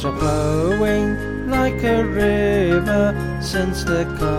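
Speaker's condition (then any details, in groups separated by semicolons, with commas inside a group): No condition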